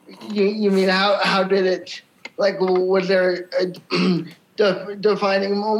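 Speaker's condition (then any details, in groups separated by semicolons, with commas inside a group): Cerebral palsy; from birth, wheelchair user; chronic pain, gradual progression over years, medication for bladder spasms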